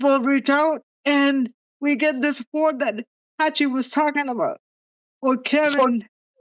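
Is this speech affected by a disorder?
Yes: cerebral palsy; present from birth.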